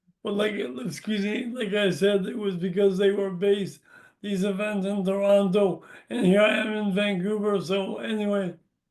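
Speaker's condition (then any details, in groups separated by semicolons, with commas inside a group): Brain injury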